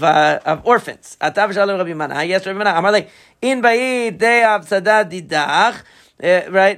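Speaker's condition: No condition

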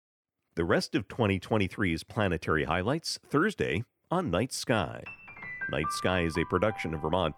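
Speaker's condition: No condition

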